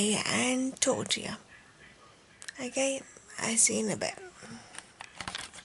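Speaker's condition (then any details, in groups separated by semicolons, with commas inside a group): Cerebral palsy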